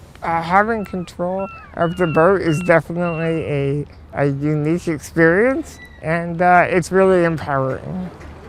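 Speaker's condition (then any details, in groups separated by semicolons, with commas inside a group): Spinal muscular atrophy; muscular dystrophy form, wheelchair user; only thumbs move; ventilator for breathing, cannot swallow, uses suction machine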